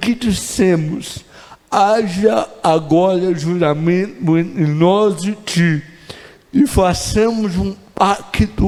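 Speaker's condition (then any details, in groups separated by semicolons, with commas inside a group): Cerebral palsy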